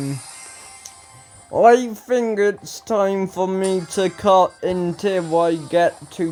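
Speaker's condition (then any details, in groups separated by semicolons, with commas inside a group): Ataxia; speech recently worse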